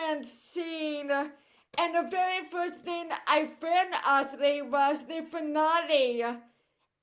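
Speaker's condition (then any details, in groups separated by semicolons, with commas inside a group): Cerebral palsy; voice affected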